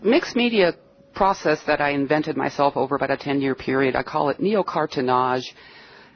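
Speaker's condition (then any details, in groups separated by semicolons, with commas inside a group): No condition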